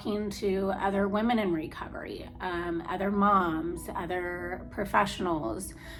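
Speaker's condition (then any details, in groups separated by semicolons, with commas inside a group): No condition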